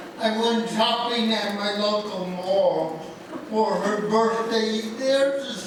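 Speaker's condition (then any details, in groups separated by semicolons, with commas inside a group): Cerebral palsy; since birth, born not breathing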